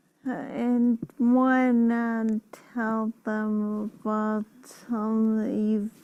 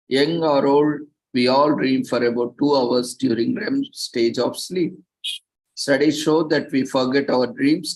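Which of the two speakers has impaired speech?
The first: ataxia.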